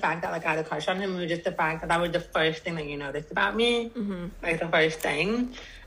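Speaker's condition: Deafness, cochlear implant; congenital deafness, cochlear implant right, hearing aid left, implant revision surgery, off-ear Kanzo processor; no sound without implant or hearing aid, never learned sign language; deaf accent, speech differs from hearing speakers, communicates by spoken language

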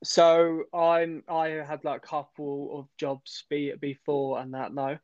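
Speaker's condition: Stammer; onset at age eight, speech therapy from age eight for many years, therapy focused on confidence; about 23 years since onset; repeated sounds

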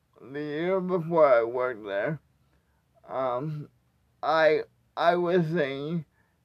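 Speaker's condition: Cerebral palsy; wheelchair user

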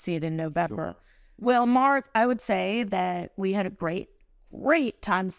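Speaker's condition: No condition

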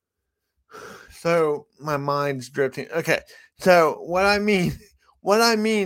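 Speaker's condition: Cerebral palsy

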